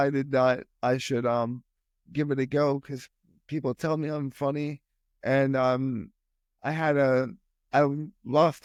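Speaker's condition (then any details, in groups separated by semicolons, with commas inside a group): Spastic quadriplegia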